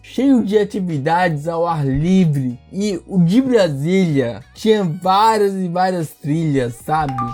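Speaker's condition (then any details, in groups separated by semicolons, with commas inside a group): Cerebral palsy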